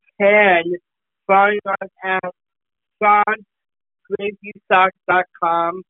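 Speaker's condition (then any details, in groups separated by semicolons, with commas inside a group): Down syndrome; congenital down syndrome, recent covid pneumonia needing oxygen, cardiac arrest and critical care; short simple answers, non-standard grammar, business partner completes some sentences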